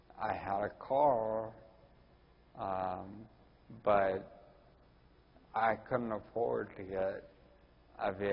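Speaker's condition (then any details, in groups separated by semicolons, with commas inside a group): Ataxia; Friedreich's ataxia, scoliosis, spinal rod surgery; unbalanced walking, diagnosed years after symptom onset; speech typical of the condition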